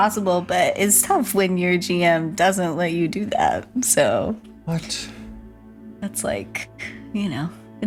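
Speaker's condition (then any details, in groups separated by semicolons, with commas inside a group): No condition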